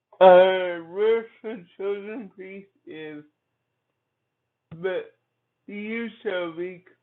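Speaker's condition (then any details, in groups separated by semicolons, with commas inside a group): Cerebral palsy; from birth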